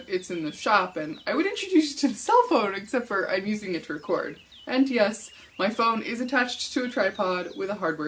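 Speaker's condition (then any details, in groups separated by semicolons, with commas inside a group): No condition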